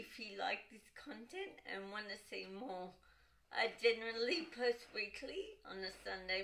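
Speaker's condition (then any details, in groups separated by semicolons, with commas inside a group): Cerebral palsy, dystonic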